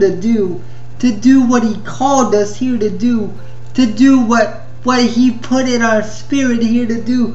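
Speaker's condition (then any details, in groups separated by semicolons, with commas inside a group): Spastic cerebral palsy; spastic form, quadriplegic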